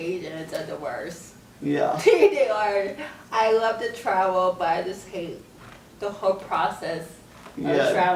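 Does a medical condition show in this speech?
Yes: cerebral palsy.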